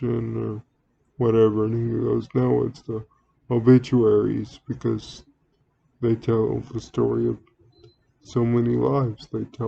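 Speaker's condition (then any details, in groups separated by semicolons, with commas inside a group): Cerebral palsy; speaks relatively well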